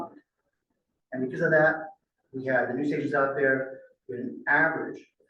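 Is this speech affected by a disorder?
No.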